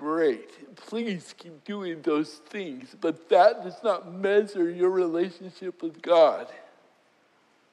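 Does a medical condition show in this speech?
Yes: cerebral palsy; congenital nearly imperceptible cerebral palsy.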